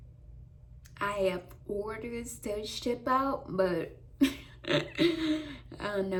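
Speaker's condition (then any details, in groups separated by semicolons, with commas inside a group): Traumatic brain injury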